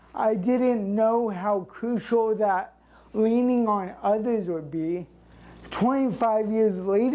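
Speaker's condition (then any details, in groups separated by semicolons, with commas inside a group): Cerebral palsy; since birth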